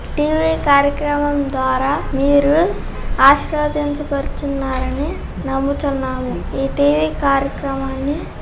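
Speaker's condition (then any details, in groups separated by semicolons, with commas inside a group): No condition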